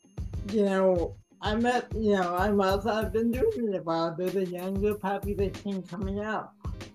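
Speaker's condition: Cerebral palsy; mildly affects speaking and gait

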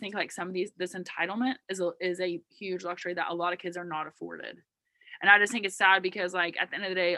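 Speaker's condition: No condition

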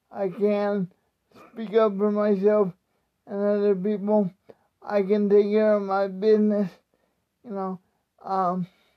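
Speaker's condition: Cerebral palsy; speech not affected by disability

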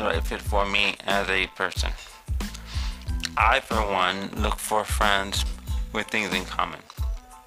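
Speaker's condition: Cerebral palsy; multiple childhood bone surgeries in the 70s

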